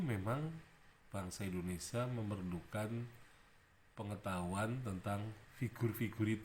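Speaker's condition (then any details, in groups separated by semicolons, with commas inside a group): No condition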